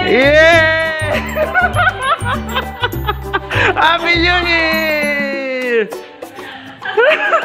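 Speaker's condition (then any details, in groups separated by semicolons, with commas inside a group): No condition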